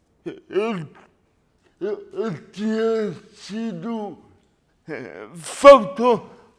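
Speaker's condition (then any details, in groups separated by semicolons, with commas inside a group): Cerebral palsy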